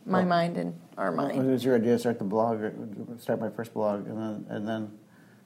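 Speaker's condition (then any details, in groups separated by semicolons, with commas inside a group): Young onset Parkinson's disease; frequent word and phrase repetitions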